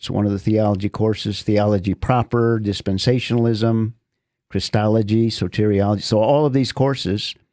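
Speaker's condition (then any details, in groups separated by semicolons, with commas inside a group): No condition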